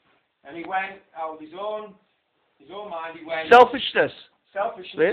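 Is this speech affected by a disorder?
No.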